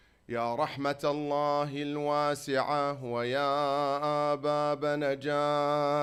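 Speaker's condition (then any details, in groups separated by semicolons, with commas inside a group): No condition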